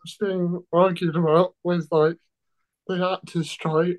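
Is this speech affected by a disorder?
Yes: cerebral palsy.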